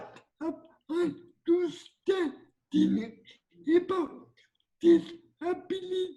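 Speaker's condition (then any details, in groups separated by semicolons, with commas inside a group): Cerebral palsy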